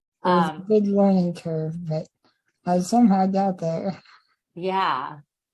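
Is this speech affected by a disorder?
Yes: spinal muscular atrophy type 2.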